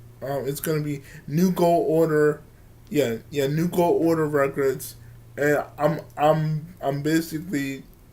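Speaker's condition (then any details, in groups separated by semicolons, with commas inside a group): Cerebral palsy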